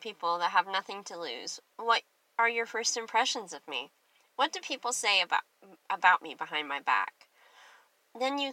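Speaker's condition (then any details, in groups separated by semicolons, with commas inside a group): Cleft lip and palate; clear speech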